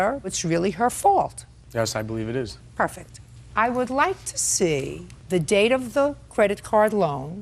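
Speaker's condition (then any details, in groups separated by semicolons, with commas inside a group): No condition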